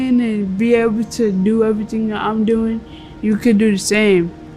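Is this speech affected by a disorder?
Yes: cerebral palsy; cerebral palsy with seizures, bones and legs weak and painful in cold weather.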